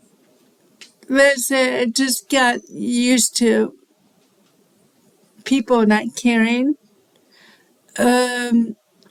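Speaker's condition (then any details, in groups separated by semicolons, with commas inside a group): Cerebral palsy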